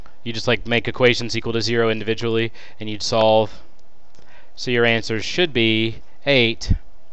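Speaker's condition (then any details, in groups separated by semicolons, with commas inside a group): No condition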